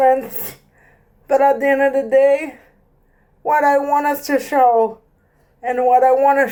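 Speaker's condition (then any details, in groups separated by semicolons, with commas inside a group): Cerebral palsy; present from birth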